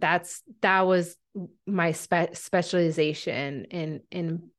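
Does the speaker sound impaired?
Yes: stuttering; stutter since childhood, speech therapy from very young age focused on hiding stutter; very disfluent day, stutters more freely, unlearning avoidance habits; repeats consonants, fluency varies unpredictably day to day, avoids robotic-sounding therapy technique; here repeated sounds, repeated words.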